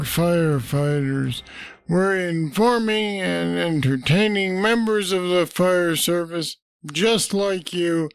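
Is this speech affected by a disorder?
Yes: Parkinson's disease; deep brain stimulators.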